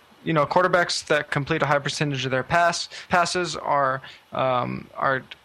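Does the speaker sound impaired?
No.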